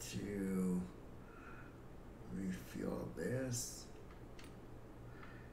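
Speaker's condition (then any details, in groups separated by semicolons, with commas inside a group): Cerebral palsy; affects muscle coordination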